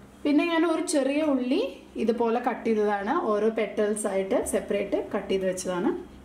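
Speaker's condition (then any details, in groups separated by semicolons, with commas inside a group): No condition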